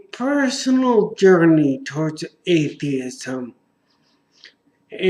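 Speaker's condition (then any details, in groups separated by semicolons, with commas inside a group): Traumatic brain injury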